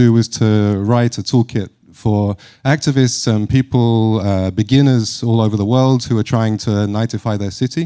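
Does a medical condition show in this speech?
No.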